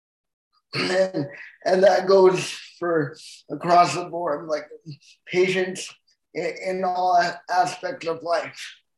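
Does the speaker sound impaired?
Yes: cerebral palsy; full-time wheelchair user.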